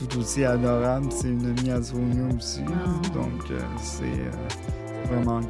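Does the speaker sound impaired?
Yes: cerebral palsy; brain damage, near quadriplegic, full use of left arm only, sensation preserved, wheelchair user.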